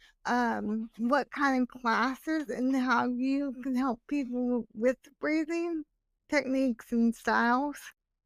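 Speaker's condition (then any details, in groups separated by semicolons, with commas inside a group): Cerebral palsy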